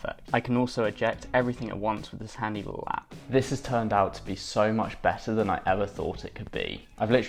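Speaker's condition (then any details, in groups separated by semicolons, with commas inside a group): No condition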